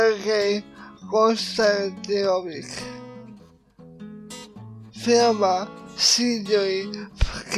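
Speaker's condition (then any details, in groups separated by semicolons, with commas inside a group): Cerebral palsy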